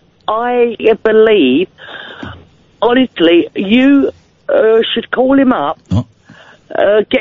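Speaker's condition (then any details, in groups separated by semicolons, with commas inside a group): Stammering; years of effort to speak fluently; sometimes struggles to get words out, not stammering during call; prolonged sounds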